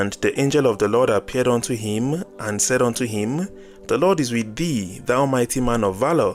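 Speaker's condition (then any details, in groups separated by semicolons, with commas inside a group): No condition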